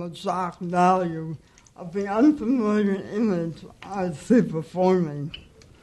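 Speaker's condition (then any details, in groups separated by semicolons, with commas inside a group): Cerebral palsy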